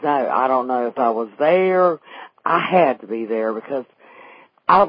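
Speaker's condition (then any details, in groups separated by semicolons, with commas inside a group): Vocal cord paralysis after stroke, unilateral vocal fold paralysis; can no longer sing since vocal cord paralysis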